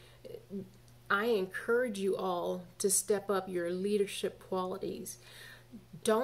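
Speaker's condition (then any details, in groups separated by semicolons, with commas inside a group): No condition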